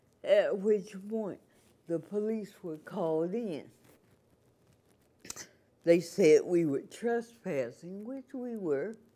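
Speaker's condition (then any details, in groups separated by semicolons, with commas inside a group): Cerebral palsy; from birth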